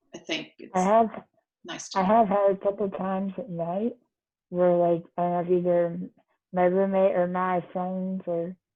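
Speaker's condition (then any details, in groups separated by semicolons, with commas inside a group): Duchenne muscular dystrophy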